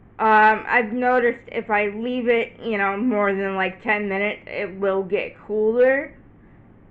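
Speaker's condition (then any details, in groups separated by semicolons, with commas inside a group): Cerebral palsy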